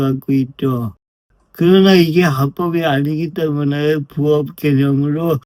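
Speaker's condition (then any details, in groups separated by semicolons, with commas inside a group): Brain lesion disability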